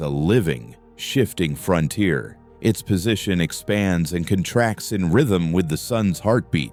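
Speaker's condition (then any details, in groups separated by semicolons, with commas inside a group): No condition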